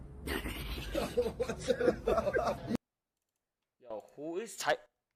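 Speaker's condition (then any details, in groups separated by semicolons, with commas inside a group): No condition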